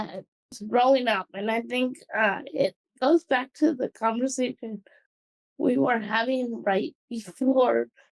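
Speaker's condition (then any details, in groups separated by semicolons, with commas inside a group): Cerebral palsy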